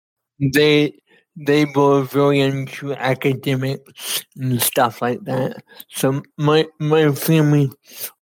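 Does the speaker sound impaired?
Yes: cerebral palsy; affects fine motor skills and walking.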